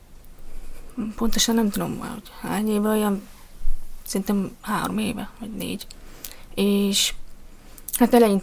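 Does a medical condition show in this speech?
Yes: deafness; cochlear implant 2.5.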